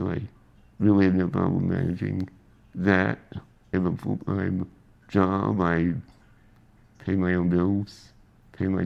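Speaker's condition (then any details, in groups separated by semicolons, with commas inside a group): Spinal muscular atrophy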